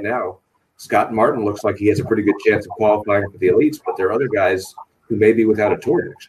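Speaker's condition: No condition

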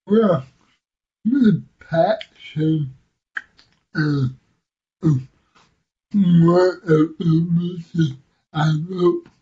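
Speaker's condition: Cerebral palsy; affects muscle movement

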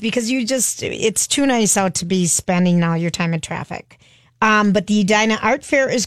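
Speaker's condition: No condition

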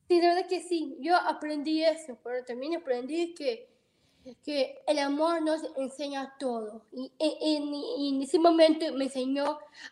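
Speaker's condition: Down syndrome; present from birth, heart surgery

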